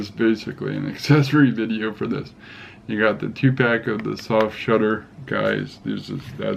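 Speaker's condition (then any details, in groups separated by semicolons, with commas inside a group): Cerebral palsy; affects gait and walking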